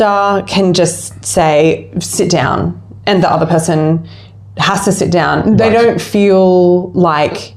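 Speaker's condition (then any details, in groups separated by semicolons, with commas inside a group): No condition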